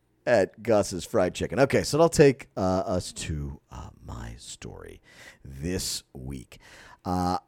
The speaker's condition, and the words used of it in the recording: None; typical speech.